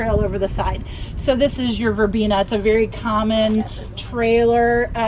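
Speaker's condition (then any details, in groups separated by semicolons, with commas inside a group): No condition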